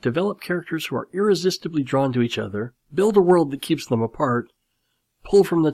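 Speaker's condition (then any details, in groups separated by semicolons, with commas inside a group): Cleft lip and palate; series of plastic surgeries for repair, skull bone chips grafted to reconstruct nose around age 12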